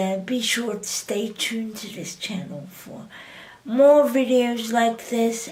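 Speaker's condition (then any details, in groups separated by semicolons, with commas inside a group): Cerebral palsy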